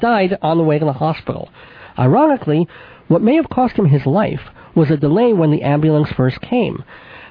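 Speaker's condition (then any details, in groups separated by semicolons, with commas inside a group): Cleft palate with lisp, cleft lip and palate, mild; could not nurse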